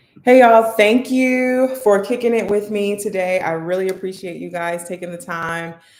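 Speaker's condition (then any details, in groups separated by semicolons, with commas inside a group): No condition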